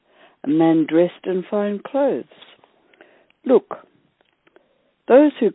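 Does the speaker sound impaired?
No.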